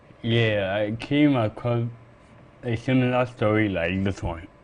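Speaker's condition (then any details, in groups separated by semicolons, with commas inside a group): Cerebral palsy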